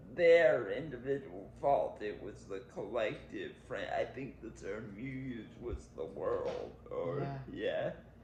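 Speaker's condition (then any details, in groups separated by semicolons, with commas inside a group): Cerebral palsy; powered wheelchair; nearly 20 years powered mobility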